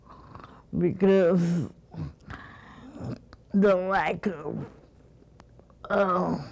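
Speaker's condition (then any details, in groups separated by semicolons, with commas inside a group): Cerebral palsy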